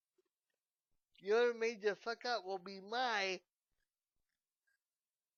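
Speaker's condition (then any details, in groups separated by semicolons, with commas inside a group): Cerebral palsy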